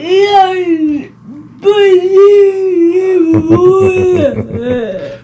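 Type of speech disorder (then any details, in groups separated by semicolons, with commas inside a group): Pseudobulbar dysarthria; cerebral palsy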